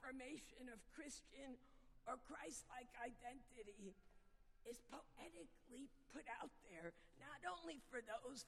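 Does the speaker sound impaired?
Yes: vocal dysphonia; noticeably sultry voice, not painful.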